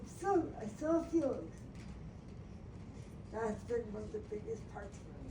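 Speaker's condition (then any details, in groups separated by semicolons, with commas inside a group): Brain injury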